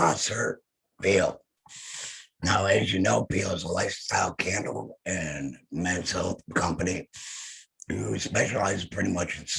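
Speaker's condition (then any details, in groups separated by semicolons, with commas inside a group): Head and neck cancer; laryngectomy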